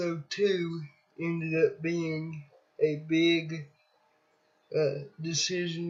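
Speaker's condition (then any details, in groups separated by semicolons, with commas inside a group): Cerebral palsy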